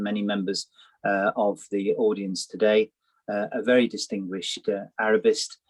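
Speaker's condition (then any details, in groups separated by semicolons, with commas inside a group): No condition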